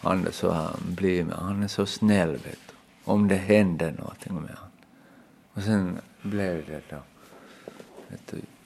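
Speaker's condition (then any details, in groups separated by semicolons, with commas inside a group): Aphasia after brain injury; hit by car at age seven, no diagnosis given, right hand difficulty, memory gaps; word-finding difficulty, circumlocution, could not speak at first after injury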